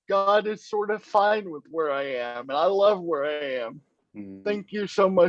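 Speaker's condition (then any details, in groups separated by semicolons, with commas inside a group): Cerebral palsy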